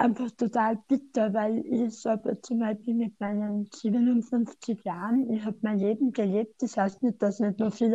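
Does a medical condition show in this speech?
Yes: tongue cancer surgery.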